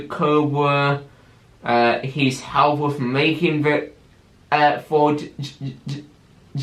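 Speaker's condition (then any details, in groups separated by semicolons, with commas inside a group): Cerebral palsy with stammer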